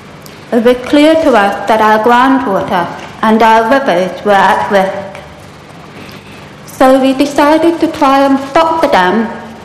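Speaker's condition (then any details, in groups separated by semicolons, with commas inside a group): Profound deafness; found at 2.5 years by kindergarten teachers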